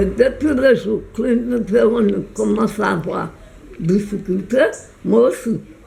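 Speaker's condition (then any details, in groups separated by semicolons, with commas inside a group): Meige syndrome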